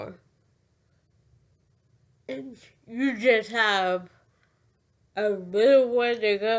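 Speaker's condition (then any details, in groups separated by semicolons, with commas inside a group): Cerebral palsy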